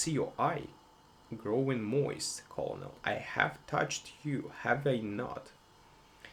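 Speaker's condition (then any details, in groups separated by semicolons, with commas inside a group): No condition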